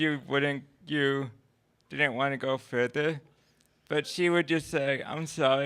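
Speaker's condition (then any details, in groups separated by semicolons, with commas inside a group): Cerebral palsy; oxygen deprivation at birth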